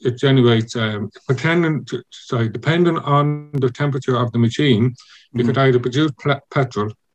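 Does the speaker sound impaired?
Yes: congenital deafness; born deaf, cause unknown, not hereditary, undiagnosed for about 12 months; learned to speak via audiologists and speech therapist Jim from America, lip reading learned from Jim.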